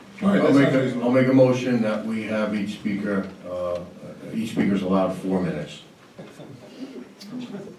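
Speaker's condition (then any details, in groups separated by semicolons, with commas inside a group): No condition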